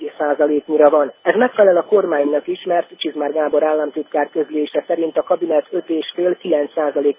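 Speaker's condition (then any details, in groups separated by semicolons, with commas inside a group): No condition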